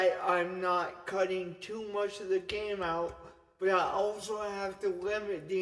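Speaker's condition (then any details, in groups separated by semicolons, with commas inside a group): Cerebral palsy; only one hand usable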